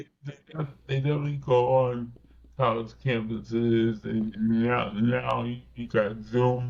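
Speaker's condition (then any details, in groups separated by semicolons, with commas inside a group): Cerebral palsy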